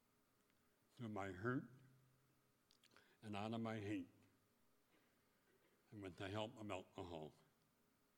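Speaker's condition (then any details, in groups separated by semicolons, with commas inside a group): Speech impediment; taught tongue movement at 12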